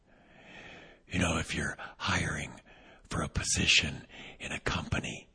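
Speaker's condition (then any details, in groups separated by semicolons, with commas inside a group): Vocal cord paralysis, unilateral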